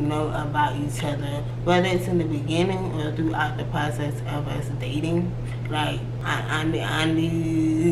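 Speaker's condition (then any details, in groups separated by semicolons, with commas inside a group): Cerebral palsy; from birth, left leg affected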